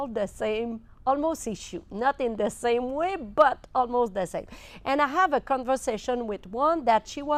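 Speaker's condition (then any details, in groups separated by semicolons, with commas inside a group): No condition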